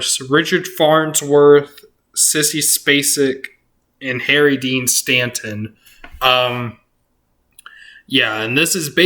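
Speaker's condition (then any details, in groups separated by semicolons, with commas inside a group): No condition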